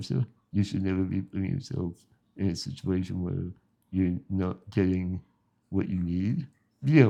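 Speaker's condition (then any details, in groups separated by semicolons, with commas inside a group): Spinal muscular atrophy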